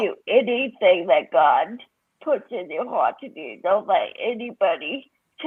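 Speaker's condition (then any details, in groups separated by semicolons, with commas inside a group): Cerebral palsy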